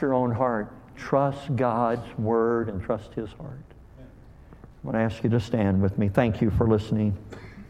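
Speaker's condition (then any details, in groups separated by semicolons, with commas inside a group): Cleft lip and palate; called hair lip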